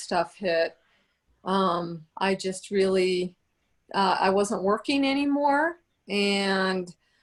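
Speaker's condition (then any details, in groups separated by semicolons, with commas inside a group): No condition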